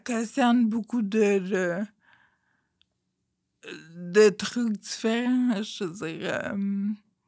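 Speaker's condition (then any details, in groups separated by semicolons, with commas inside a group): Friedreich's ataxia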